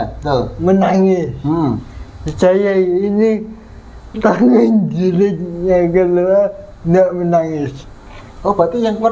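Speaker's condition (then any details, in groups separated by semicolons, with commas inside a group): Cerebral palsy; physical disability, birth complications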